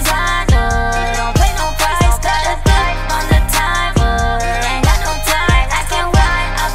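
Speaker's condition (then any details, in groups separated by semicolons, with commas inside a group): No condition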